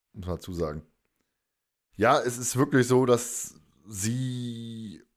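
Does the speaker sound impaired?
No.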